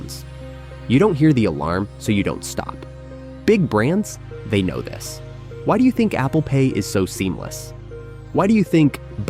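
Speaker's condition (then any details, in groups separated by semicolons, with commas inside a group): No condition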